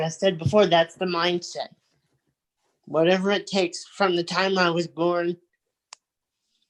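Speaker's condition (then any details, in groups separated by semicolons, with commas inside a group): Cerebral palsy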